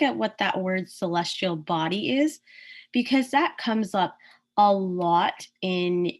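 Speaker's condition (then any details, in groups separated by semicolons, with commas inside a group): No condition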